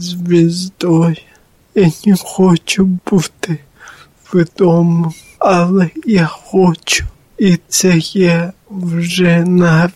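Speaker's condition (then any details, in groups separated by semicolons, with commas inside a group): Cerebral palsy; speech defect noticeable to others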